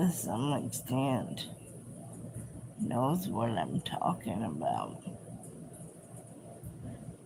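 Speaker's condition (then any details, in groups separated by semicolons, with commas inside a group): Cerebral palsy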